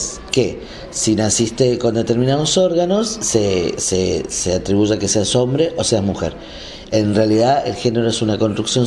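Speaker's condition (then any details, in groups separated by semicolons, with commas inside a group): No condition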